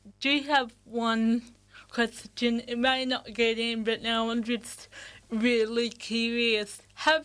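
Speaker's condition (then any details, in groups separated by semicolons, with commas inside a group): Cerebral palsy; present from birth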